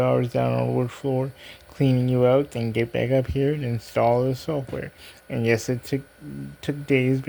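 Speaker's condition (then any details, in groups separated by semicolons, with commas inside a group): Cerebral palsy; diplegia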